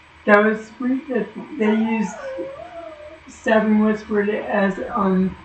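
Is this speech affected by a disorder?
Yes: cerebral palsy.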